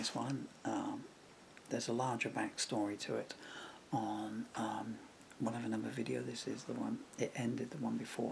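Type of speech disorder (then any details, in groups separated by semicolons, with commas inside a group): Severe bulbar dysarthria; progressive bulbar palsy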